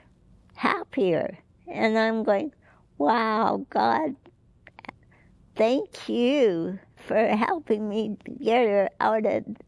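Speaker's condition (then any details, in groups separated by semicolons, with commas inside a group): Cerebral palsy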